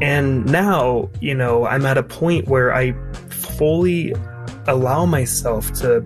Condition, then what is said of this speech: Stuttering. Oftentimes now, my stuttering is more of a way to show my vulnerability and open up to people about how stuttering has impacted my life growing up.